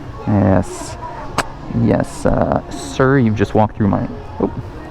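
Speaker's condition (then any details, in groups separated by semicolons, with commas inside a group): No condition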